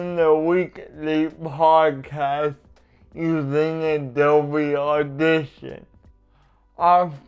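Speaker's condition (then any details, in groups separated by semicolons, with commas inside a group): Cerebral palsy; uses adaptive equipment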